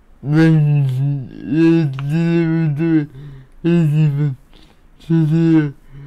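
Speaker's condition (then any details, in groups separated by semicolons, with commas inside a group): Cerebral palsy; severe disability; speech impairment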